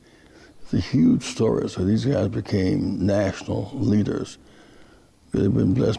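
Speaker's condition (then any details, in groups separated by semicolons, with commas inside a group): Parkinson's disease; recent diagnosis, dopamine medication four times daily, physical and occupational therapy, big stretches, exaggerated movements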